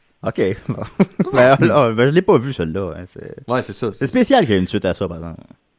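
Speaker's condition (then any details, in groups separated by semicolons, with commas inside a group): No condition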